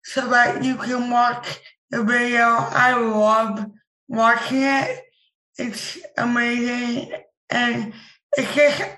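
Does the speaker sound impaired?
Yes: impaired speech; speech disability; described as speech disabled.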